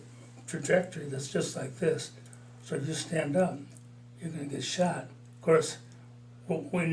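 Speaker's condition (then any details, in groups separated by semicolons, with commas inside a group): Parkinson's disease; mild, about four years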